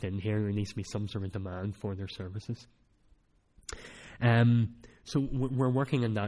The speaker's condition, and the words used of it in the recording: Cleft palate. I have a cleft palate, which means my speech is not that clear at times.